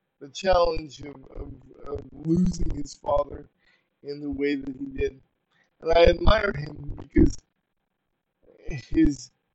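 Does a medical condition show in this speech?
Yes: cerebral palsy; uses power wheelchair, very little fine motor skill, very poor balance.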